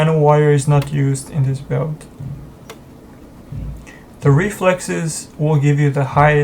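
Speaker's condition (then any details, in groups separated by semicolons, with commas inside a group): No condition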